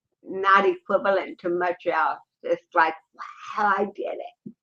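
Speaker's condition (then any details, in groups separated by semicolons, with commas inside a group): Cerebral palsy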